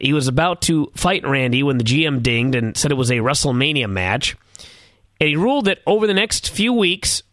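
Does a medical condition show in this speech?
No.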